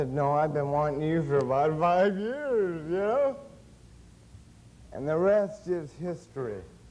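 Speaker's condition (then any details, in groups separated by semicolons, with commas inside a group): Cerebral palsy; since birth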